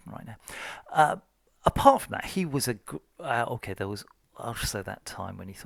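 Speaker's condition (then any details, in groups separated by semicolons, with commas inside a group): No condition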